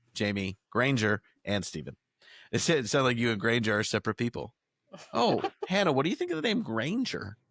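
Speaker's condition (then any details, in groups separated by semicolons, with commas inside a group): No condition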